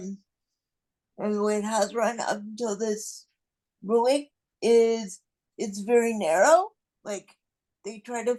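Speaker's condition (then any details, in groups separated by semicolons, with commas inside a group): Cerebral palsy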